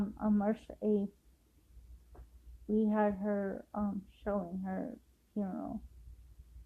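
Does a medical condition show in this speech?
Yes: cerebral palsy; affects walking.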